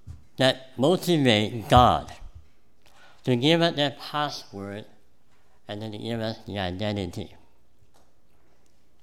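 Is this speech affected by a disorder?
Yes: cleft palate; congenital cleft palate.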